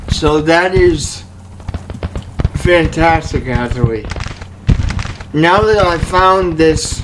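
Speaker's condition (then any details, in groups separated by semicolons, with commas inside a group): Cerebral palsy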